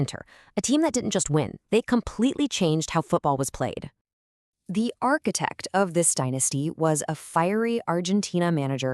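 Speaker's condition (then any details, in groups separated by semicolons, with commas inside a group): No condition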